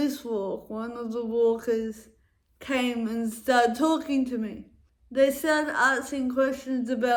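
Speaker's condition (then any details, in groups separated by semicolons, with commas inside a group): Cerebral palsy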